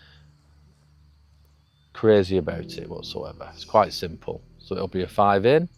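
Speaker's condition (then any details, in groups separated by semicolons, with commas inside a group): No condition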